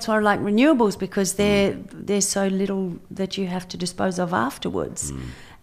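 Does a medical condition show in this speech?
No.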